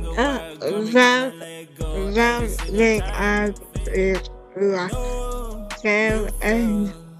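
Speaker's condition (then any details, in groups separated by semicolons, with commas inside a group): Cerebral palsy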